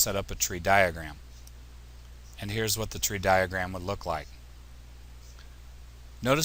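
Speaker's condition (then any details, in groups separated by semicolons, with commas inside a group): No condition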